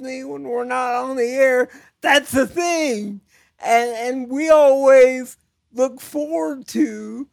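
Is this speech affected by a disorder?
Yes: cerebral palsy; chronic pain.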